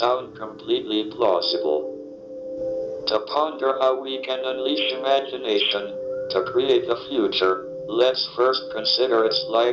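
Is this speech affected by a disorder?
Yes: ALS, through a speech-generating device.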